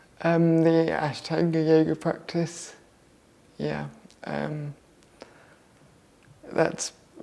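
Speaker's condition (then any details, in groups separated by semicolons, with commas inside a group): Cerebral palsy; left-sided muscle tension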